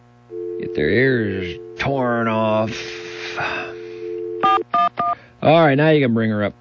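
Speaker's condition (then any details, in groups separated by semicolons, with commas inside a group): No condition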